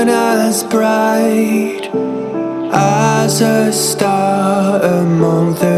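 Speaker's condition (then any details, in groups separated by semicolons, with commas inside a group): No condition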